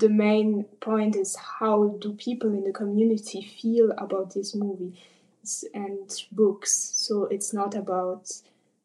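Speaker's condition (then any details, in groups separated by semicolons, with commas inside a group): Covert stuttering; gradual onset in puberty, worse end of high school, father stuttered, therapy exercises unhelpful; early in accepting stutter, trying to be less covert; hid stutter with techniques in German, French, not in English, grew silent from fear; prolonged sounds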